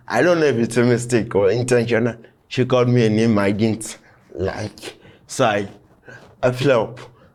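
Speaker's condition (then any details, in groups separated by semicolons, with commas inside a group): Cerebral palsy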